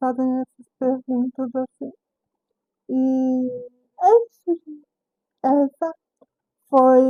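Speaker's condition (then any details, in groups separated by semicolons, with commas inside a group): Cerebral palsy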